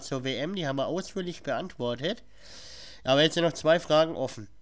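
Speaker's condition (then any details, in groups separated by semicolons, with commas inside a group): Cleft palate; has a cold at recording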